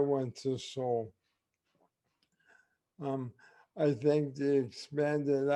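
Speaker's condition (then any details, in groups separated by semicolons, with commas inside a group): ALS; limb onset, prior ulnar nerve and cervical spine surgery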